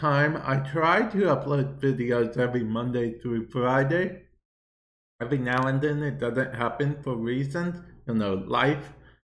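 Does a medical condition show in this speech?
Yes: cerebral palsy; affects speech a bit.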